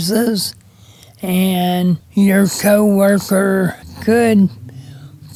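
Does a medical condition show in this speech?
Yes: cerebral palsy.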